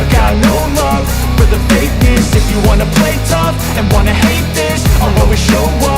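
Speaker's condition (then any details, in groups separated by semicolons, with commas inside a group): No condition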